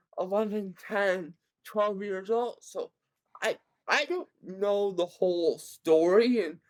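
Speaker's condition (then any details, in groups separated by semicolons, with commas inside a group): Cerebral palsy; present from birth, severe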